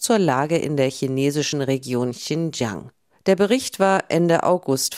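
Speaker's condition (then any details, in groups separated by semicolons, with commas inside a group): No condition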